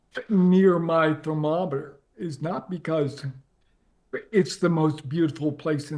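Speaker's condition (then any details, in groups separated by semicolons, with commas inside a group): ALS; progressive, onset leg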